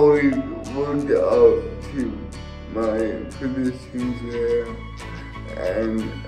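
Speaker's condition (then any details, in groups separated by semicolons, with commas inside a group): Cerebral palsy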